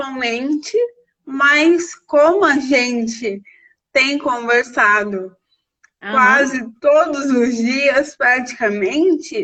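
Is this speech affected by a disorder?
Yes: cerebral palsy; from birth, premature.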